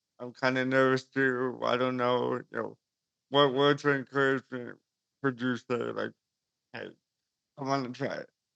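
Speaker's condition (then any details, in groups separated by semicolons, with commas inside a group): Cerebral palsy; since birth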